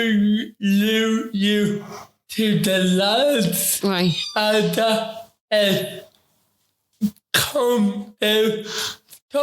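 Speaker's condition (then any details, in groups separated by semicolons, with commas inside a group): Ataxic cerebral palsy; affects talking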